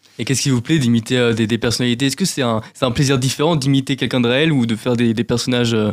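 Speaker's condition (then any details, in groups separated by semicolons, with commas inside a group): No condition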